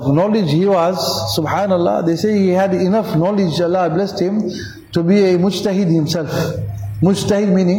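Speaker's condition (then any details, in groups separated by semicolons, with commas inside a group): No condition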